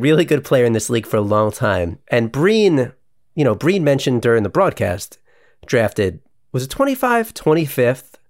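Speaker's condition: No condition

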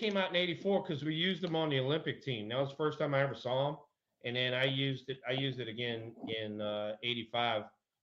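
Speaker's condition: No condition

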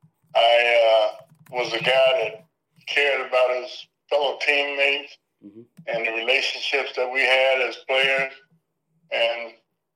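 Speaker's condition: Parkinson's disease; left knee replaced, rehabilitation after replacement

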